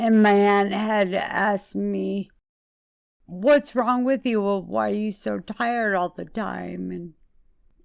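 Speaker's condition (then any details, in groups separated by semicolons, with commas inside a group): Multiple sclerosis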